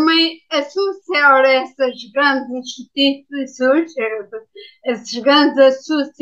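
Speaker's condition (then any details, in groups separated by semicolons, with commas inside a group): Ataxia after brain injury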